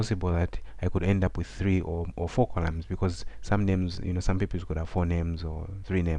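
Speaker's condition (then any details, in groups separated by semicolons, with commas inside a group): No condition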